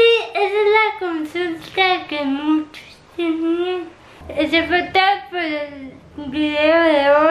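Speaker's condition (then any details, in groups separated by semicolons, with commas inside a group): Cerebral palsy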